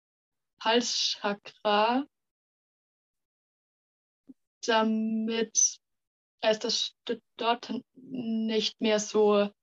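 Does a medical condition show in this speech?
Yes: stuttering; stuttering since kindergarten age, many logopedists and speech therapists, stuttering therapy groups with other stutterers; 18 years old, fighting stuttering less with pressure and resistance; part-word and word repetitions, we wegzulaufen; here prolonged sounds, blocks.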